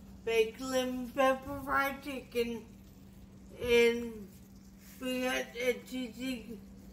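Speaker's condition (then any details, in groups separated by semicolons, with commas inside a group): Traumatic brain injury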